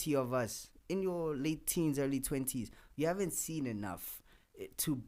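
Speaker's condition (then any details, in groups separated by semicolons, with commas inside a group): No condition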